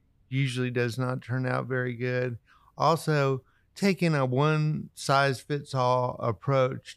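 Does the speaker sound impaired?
Yes: cerebral palsy; pretty able-bodied.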